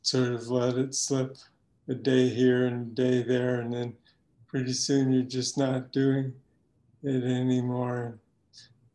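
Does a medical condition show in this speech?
Yes: Parkinson's disease.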